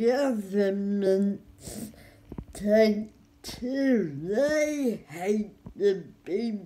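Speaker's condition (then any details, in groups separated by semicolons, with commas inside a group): Cerebral palsy; spastic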